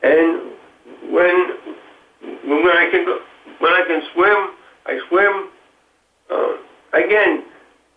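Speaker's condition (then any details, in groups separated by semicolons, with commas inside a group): Parkinson's disease; Parkinson's diagnosed five years ago, stutter since at least college years; Parkinson's attacks the jaw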